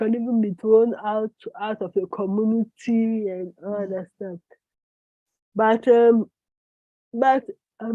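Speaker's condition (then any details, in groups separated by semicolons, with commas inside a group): Cerebral palsy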